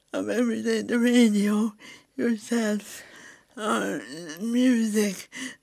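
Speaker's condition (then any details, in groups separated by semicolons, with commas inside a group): Cerebral palsy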